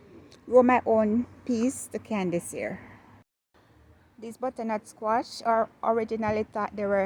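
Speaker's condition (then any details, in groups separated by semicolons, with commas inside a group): No condition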